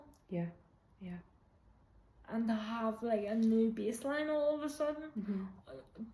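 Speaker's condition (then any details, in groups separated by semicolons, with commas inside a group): Quadriplegic cerebral palsy, severe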